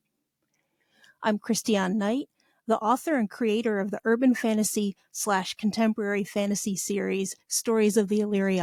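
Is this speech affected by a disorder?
No.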